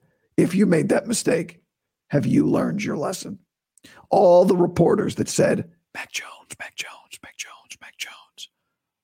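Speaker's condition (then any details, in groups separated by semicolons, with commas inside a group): Vocal cord surgery recovery; talking painless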